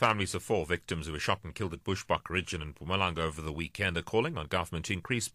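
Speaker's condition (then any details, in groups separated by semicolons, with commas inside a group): No condition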